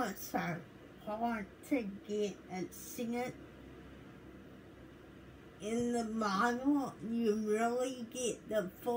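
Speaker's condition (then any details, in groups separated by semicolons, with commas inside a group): Cerebral palsy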